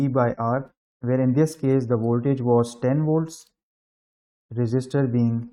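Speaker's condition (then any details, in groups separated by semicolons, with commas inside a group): No condition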